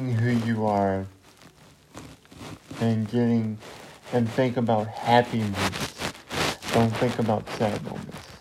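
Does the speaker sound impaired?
Yes: cerebral palsy; cerebral palsy since birth.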